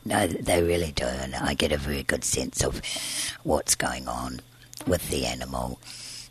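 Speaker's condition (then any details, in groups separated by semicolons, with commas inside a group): Tracheostomy and scarred vocal cord, laryngeal cysts, surgical vocal cord scarring; presses on tracheostomy tube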